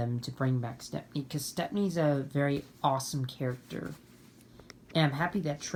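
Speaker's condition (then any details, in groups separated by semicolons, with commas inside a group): No condition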